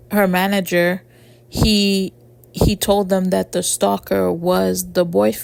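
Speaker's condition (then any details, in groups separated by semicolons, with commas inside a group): No condition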